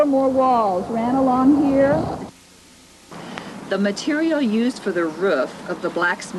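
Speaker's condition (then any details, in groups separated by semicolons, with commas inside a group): No condition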